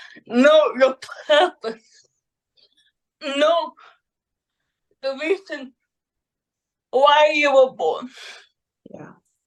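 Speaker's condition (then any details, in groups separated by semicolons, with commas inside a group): Cerebral palsy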